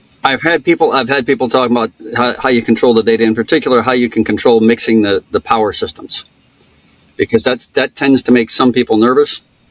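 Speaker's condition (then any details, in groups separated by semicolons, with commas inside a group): No condition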